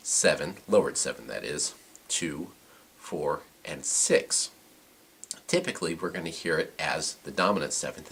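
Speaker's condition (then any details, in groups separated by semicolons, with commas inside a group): No condition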